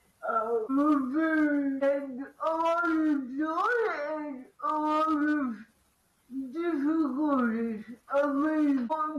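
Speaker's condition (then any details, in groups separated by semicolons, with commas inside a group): Cerebral palsy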